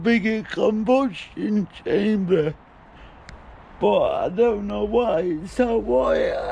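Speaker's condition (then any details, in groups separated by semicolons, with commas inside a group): Cerebral palsy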